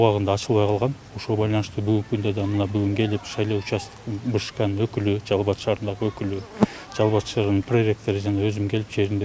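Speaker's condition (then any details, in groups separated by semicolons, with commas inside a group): No condition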